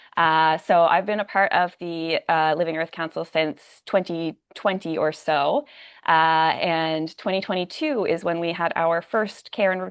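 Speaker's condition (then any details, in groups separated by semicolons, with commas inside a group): No condition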